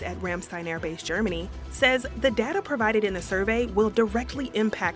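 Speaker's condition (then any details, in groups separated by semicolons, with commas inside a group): No condition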